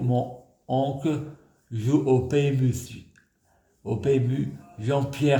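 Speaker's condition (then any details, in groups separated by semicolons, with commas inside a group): Multiple sclerosis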